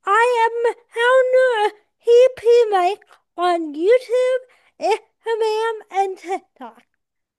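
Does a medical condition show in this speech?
Yes: cerebral palsy; adult, 24 years old.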